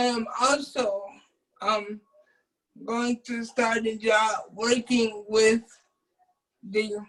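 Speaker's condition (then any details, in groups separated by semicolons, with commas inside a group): Cerebral palsy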